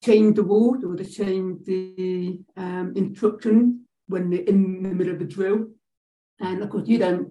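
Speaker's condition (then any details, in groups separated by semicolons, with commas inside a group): Deafness; England deaf women's football team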